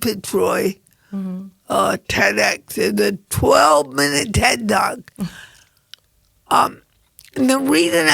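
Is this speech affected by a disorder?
Yes: cerebral palsy.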